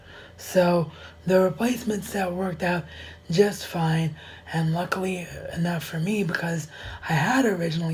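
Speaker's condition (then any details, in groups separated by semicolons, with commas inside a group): Cerebral palsy; wheelchair bound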